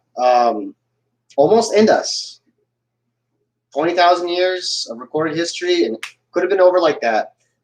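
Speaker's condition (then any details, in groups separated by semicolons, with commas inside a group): No condition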